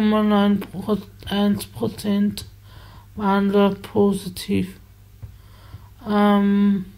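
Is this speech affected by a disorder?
Yes: spasticity from birth; multiple sclerosis.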